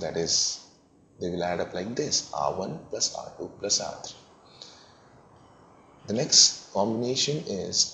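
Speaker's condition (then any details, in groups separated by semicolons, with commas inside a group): No condition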